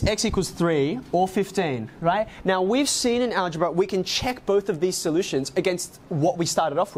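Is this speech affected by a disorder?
No.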